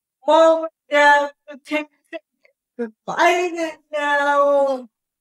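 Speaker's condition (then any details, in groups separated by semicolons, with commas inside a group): Cerebral palsy; uses wheelchair, atypical speech brain area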